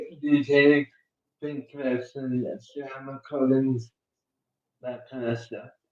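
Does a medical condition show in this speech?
Yes: cerebral palsy; uses one hand.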